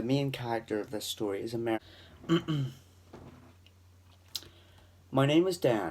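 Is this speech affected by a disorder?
No.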